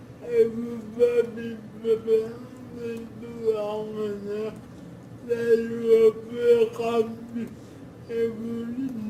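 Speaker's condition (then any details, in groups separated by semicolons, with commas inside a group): Cerebral palsy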